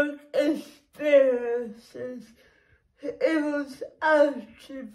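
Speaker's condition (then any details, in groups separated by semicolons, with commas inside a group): Cerebral palsy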